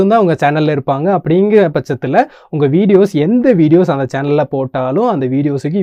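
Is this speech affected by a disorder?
No.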